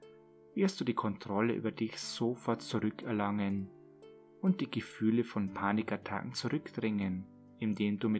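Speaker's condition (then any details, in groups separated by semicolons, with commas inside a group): No condition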